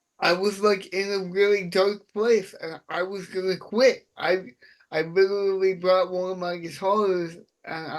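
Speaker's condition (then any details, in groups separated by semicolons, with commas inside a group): Cerebral palsy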